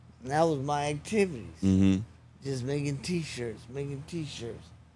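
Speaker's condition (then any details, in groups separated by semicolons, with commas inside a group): Traumatic brain injury; needs prompting to project voice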